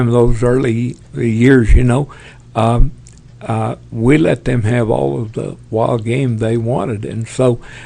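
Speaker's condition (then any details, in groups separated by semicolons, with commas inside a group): Parkinson's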